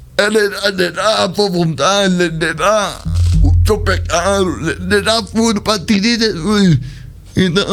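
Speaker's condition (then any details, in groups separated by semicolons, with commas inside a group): Cerebral palsy; speech not normal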